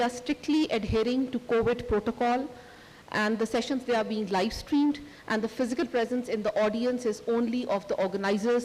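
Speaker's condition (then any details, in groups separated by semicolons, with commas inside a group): No condition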